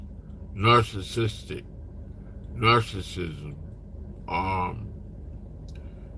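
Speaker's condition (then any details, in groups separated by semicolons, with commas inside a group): Slurred speech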